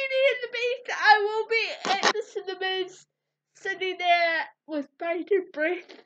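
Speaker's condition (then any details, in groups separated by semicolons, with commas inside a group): Cerebral palsy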